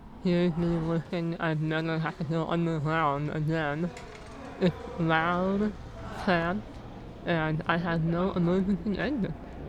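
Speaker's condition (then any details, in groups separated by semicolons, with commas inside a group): Muscular dystrophy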